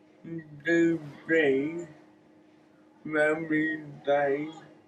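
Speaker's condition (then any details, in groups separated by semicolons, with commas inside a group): Cerebral palsy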